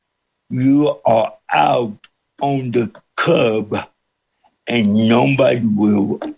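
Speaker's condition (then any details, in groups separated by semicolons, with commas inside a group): Cerebral palsy with speech impediment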